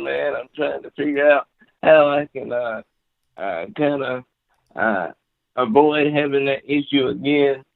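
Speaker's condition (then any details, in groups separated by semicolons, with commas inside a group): Cerebral palsy; confined to wheelchair; speech sounds drunk or high to listeners, explains this upfront when phoning people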